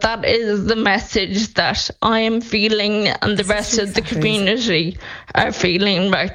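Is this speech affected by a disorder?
Yes: Friedreich's ataxia; diagnosed at age 12, progressive neurological decline, about 16 years since diagnosis; age 28, losing mobility, neurologically declining monthly, no treatment available; speech deteriorating, voice expected to be lost, voice banked over hours, synthetic voice app on phone.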